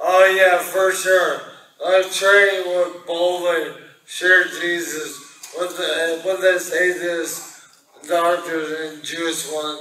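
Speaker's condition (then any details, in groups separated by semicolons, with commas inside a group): Brain injury; caused by car wreck; after recovery from car wreck; once unable to speak or breathe, now recovered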